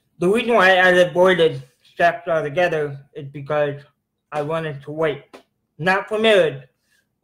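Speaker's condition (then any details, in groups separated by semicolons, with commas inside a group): Cerebral palsy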